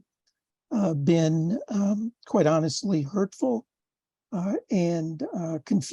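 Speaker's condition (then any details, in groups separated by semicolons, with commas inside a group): No condition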